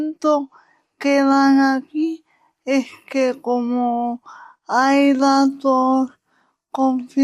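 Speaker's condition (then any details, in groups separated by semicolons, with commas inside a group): Cerebral palsy; unchanged since earlier assessment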